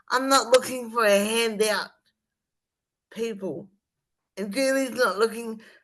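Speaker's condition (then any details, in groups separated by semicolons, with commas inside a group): Spastic cerebral palsy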